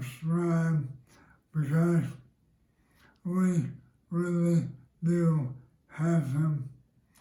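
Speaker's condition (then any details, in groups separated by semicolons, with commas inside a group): ALS; pseudobulbar affect, amitriptyline for saliva, atropine drops earlier; excess saliva, pauses, slower less clear speech, can swallow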